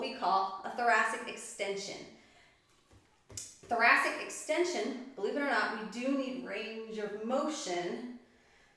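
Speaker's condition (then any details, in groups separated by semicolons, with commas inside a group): No condition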